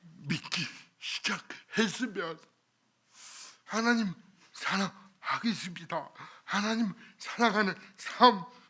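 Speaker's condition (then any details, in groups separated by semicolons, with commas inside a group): Cerebral palsy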